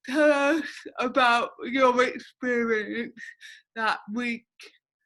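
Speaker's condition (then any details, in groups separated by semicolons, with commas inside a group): Cerebral palsy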